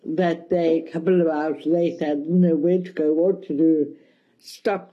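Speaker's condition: Cerebral palsy, mild

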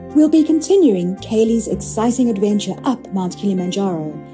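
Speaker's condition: No condition

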